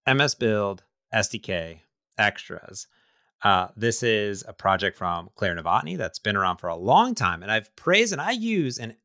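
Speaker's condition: No condition

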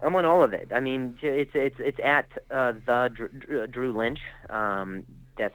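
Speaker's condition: Stutter; acquired stutter after traumatic brain injury and concussion from freak softball injury, motor skills also affected; stutters now, tells audiences early about the stutter to put them at ease; stuttered speech; repeated sounds, repeated words, blocks

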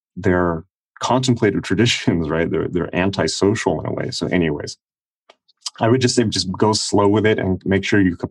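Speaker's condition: No condition

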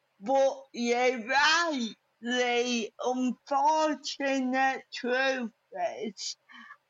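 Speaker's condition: Cerebral palsy; no wheelchair use

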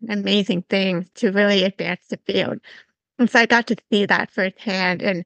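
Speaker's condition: Severe to profound hearing loss; digital hearing aids

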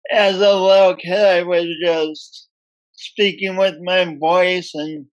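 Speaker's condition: Speech impediment from birth; oxygen loss at birth

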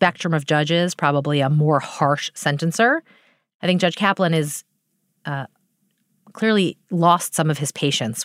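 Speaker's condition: No condition

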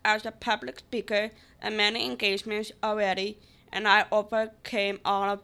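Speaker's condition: Down syndrome; reads prepared pro-life speech aloud on podcast; accent from condition, fears not being understood, tries again speaking clearer and louder

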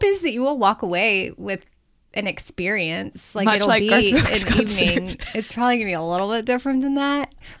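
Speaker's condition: No condition

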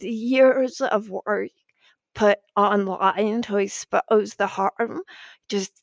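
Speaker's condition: Spasmodic dysphonia; speaking without treatment

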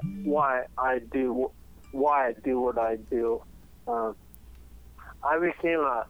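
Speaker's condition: Cerebellar ataxia; untreatable

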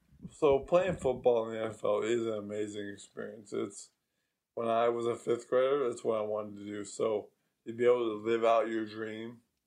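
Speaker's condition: ALS

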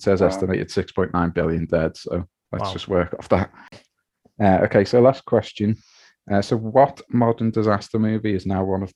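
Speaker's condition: No condition

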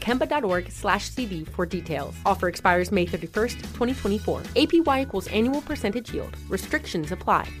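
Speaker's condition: No condition

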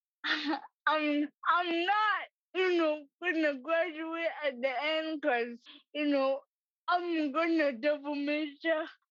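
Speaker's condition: Cerebral palsy; treated at age 8

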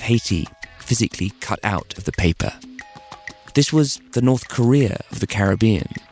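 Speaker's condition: No condition

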